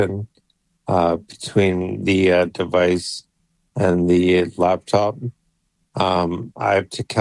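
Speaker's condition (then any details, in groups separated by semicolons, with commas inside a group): ALS; voice failing, banked voice for AI speech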